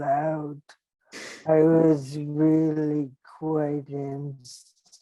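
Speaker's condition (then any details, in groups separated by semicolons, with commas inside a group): ALS; operation six months ago, then intensive care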